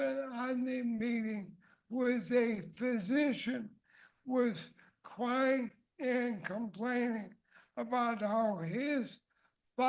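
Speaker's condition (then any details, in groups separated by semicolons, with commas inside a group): ALS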